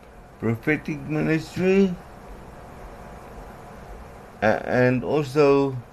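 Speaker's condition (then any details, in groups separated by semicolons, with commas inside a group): Cerebral palsy; uses oxygen machine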